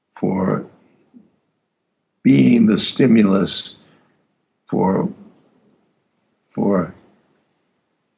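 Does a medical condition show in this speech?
Yes: aphasia after stroke; aphasia caused by stroke; words come out slowly, long silences, harder to weave complex stories, formerly gifted orator.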